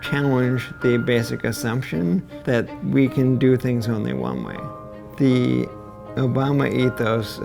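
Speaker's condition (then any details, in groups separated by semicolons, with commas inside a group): ALS; onset in hand cramping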